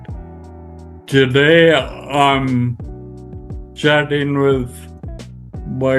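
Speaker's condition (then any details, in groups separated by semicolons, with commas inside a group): Friedreich's ataxia; spasticity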